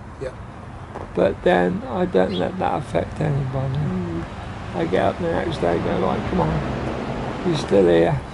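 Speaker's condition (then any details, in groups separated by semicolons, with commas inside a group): Motor neurone disease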